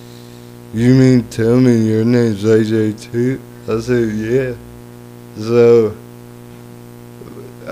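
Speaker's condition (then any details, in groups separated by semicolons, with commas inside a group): Cerebral palsy; lifelong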